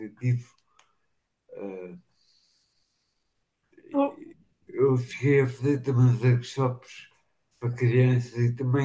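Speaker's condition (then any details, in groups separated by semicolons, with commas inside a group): Machado-Joseph disease (sca3)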